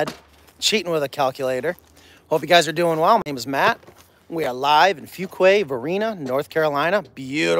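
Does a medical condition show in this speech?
No.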